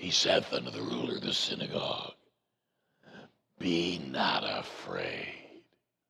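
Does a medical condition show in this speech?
Yes: voice box removal needed; 35 treatments over about seven weeks.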